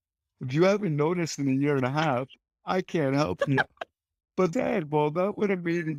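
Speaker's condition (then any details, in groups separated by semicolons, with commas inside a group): Cerebral palsy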